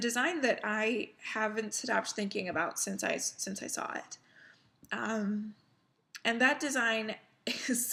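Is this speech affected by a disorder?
No.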